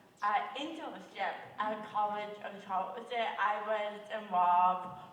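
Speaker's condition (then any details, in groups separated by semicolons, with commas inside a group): Cerebral palsy; hard to be understood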